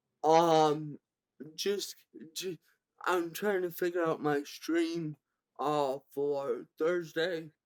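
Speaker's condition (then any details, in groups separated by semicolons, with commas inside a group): Cerebral palsy; present from birth, severe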